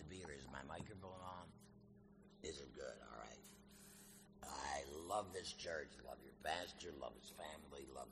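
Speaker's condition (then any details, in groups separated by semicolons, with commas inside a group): Laryngectomy, voice prosthesis; like a kazoo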